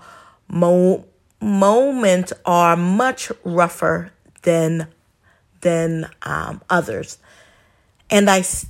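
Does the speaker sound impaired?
Yes: stuttering; traumatic brain injury; stumbles on words, may ramble; here repeated sounds, prolonged sounds.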